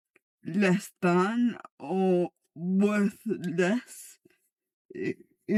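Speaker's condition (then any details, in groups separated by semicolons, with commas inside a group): Cerebral palsy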